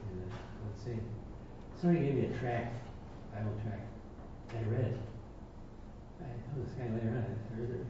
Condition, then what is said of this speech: Parkinson's disease. You probably hear me stutter a lot, but Parkinson's, sometime in the last 20 years or so, I've got worse and worse.